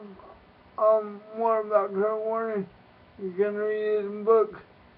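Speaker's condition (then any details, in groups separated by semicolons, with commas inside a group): Cerebral palsy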